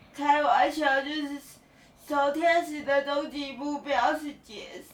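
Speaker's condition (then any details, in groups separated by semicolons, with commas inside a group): Cerebral palsy; only mouth and eyes relatively mobile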